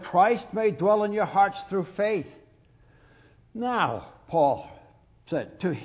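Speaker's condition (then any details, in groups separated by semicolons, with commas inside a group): No condition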